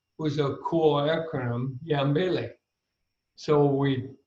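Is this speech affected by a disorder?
Yes: ALS; ALS with throat onset, first noticed while singing at gigs, age 66, ENT first prescribed Mucinex; throat not responding when singing, could not reach notes, nephew brain surgeon in Boston heard voice change.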